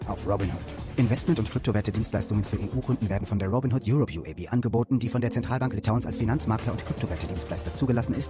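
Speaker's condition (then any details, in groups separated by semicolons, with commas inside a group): No condition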